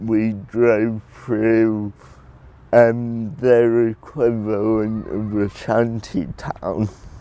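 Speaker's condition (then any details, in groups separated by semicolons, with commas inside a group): Cerebral palsy; predicted at birth never to talk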